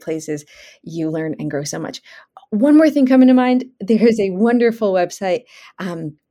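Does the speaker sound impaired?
No.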